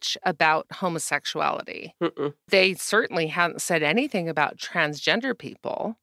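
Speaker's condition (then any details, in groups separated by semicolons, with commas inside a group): No condition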